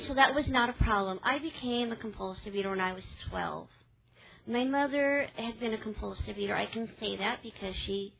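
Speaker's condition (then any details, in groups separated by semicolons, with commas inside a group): Cleft palate; congenital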